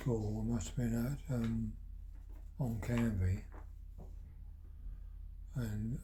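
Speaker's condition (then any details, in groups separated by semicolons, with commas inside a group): Parkinson's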